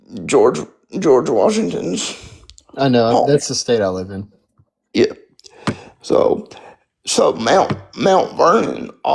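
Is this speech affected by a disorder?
Yes: spastic quadriplegic cerebral palsy.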